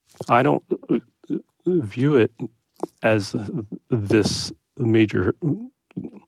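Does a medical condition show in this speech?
Yes: stuttering; persisting into adulthood; making peace with it; halting speech, repetitions, long painful blocks on first part of words, trouble breathing during blocks; here prolonged sounds.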